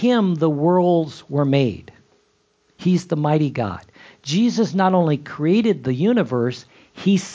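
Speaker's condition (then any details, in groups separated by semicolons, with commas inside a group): No condition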